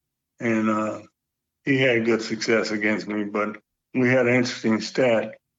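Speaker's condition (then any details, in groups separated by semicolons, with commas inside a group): Parkinson's; Parkinson's disease for quite a while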